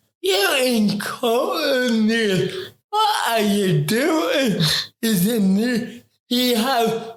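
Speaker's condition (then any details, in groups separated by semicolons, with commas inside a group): Ataxic cerebral palsy; affects talking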